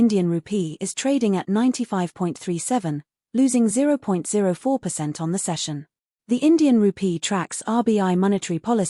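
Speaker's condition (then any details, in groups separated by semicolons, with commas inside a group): No condition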